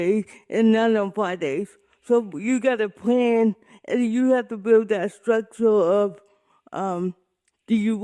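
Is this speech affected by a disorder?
Yes: cerebral palsy.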